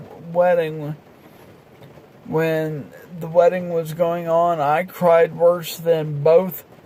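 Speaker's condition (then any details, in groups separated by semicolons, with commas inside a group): Multiple sclerosis; now progressive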